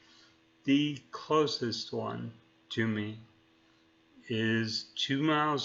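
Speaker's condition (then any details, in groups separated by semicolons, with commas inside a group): Neurological disease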